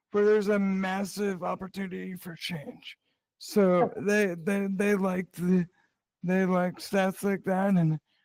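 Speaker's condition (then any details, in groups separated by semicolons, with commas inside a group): Cerebral palsy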